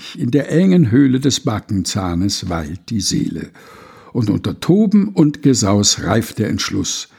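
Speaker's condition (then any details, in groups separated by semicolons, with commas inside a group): No condition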